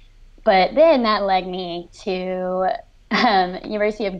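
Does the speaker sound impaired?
Yes: cleft lip and palate, severe.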